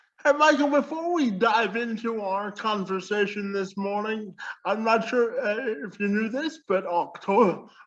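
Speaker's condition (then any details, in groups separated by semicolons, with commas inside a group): Cerebral palsy; from birth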